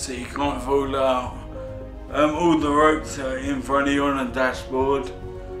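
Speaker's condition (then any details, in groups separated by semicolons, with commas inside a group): Friedreich's ataxia; degenerative, feet worst, distal limbs most affected; onset age 13, back operation, wheelchair; face and tongue less affected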